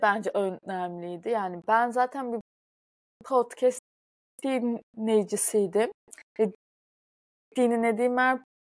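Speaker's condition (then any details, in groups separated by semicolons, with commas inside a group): Stuttering; stuttering present since at least age 14; heavy stutter, not an ordinary stutter, still so at recording; stutters a lot; prolonged sounds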